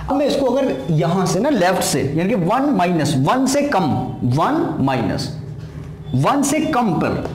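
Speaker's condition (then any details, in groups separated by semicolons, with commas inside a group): No condition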